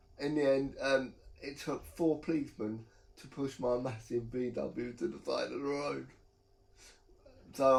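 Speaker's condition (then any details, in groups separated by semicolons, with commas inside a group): Cerebral palsy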